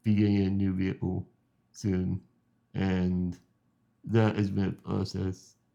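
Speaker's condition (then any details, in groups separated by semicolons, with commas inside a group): Spinal muscular atrophy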